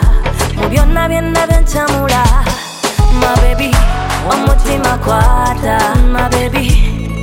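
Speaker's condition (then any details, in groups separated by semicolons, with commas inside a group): No condition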